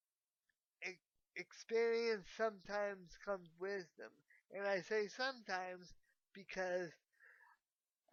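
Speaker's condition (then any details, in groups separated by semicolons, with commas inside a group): Cerebral palsy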